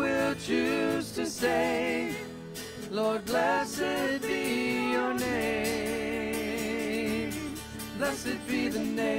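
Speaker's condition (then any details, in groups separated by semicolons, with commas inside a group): No condition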